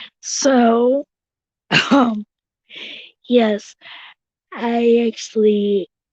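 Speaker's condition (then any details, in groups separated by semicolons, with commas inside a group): Cerebral palsy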